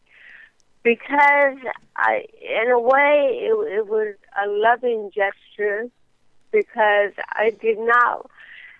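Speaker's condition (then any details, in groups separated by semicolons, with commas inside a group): Cerebral palsy; speech and physical therapy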